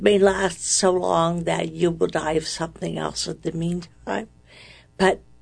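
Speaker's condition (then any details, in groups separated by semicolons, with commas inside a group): Ataxia; slurred words, mistaken for drunk by police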